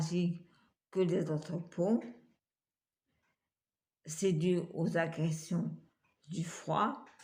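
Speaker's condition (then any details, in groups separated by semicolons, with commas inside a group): Multiple sclerosis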